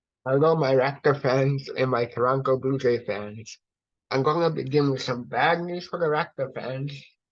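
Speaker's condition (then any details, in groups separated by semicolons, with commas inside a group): Cerebral palsy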